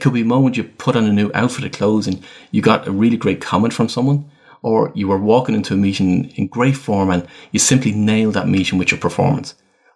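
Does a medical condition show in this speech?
No.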